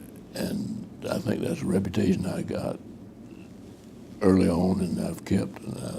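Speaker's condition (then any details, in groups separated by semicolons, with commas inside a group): Parkinson's disease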